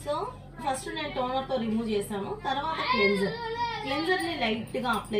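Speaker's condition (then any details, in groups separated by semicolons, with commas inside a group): No condition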